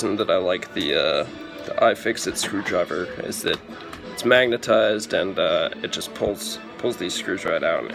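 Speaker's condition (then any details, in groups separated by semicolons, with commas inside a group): No condition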